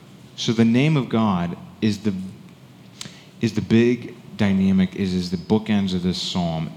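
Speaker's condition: No condition

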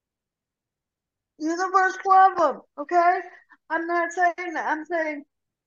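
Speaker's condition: Cerebral palsy; instability causing trips

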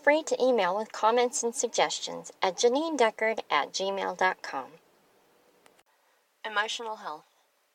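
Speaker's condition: Cleft lip and palate; clear speech

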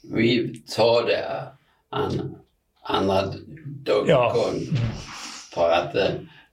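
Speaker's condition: Aphasia; thinks clearly, knows words in head but cannot get them out, fillers, repetitions, word-finding errors, short phrases

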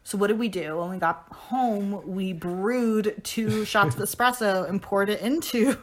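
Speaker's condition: No condition

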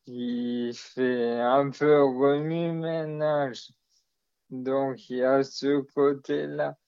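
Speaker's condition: Maladie de Charcot (ALS); amyotrophic lateral sclerosis, degenerative disease, diagnosed in adulthood

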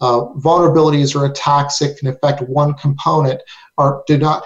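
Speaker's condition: No condition

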